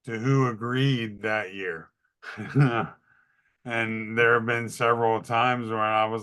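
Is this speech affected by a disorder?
Yes: ALS.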